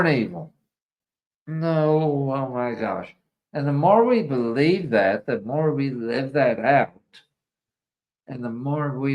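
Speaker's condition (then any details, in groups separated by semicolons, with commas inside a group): ALS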